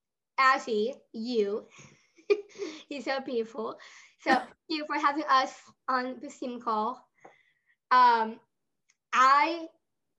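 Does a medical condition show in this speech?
Yes: Down syndrome; adult with Down syndrome.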